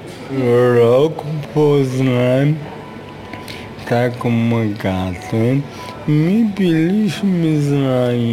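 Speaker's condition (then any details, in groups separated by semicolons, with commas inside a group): Aphasia; 1% survival odds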